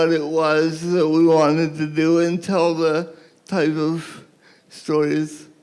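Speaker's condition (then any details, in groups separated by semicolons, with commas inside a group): Cerebral palsy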